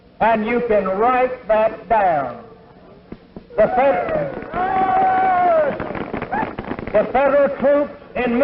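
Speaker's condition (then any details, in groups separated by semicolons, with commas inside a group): No condition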